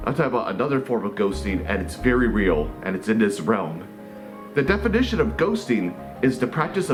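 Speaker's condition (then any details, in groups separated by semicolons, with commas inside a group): No condition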